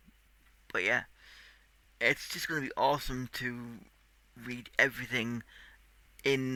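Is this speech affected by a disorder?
Yes: cerebral palsy; tight muscles.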